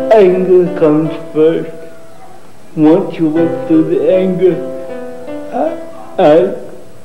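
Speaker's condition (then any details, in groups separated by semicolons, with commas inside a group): Cerebral palsy; occurred at birth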